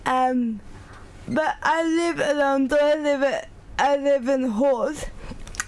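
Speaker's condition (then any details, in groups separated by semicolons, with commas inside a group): Cerebral palsy; uses a scribe for study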